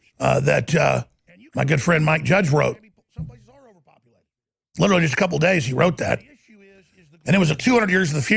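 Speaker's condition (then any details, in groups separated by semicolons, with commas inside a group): No condition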